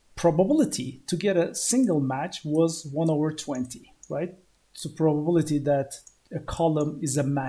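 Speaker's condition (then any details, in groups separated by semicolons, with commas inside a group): No condition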